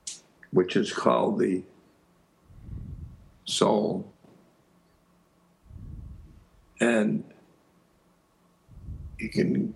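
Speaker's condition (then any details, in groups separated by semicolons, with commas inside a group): Aphasia; speech stops, and things like that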